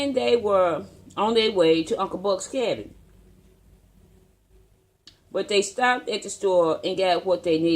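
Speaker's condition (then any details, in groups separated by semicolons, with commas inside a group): No condition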